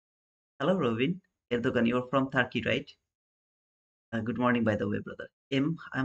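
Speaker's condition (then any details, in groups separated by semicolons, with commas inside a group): No condition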